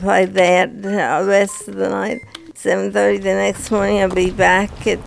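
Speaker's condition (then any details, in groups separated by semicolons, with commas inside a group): Parkinson's disease; off Requip, tremors a lot worse, trouble walking, recently got cane, uses walker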